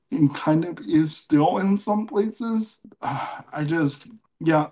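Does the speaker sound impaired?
Yes: cerebral palsy.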